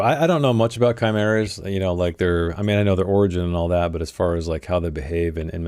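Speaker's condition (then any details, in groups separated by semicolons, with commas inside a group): No condition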